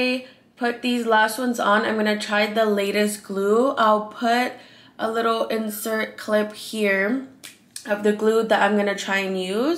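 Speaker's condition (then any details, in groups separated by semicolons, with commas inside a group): No condition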